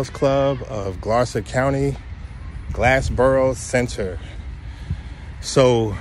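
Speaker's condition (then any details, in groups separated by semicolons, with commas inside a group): No condition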